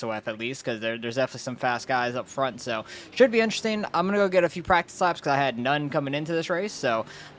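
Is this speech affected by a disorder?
No.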